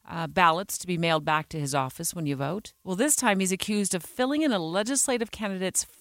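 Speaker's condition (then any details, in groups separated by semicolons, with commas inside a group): No condition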